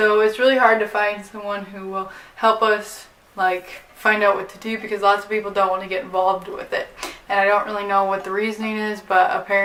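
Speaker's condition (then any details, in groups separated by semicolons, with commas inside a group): No condition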